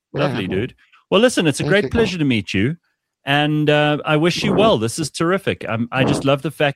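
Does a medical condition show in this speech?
No.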